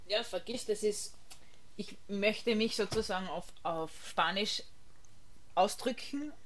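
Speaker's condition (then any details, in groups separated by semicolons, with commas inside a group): No condition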